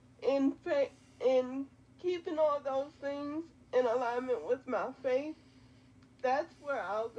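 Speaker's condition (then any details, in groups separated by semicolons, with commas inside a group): Quadriplegic cerebral palsy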